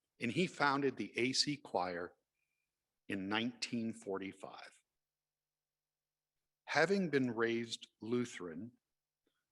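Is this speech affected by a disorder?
No.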